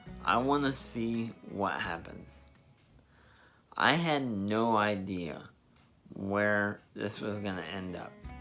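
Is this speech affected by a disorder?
Yes: spastic diplegia cerebral palsy.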